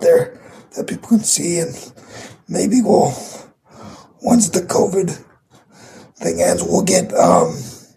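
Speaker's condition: Cerebral palsy; condition audible in voice

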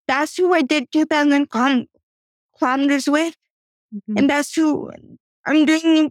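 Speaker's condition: Cerebral palsy; age 41, walks up to 10,000 steps daily with walker, cycles, rows, gym four days weekly

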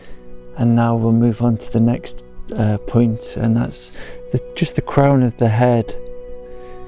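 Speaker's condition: No condition

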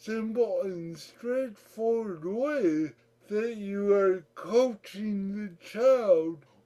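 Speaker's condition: Cerebral palsy; distinctive voice

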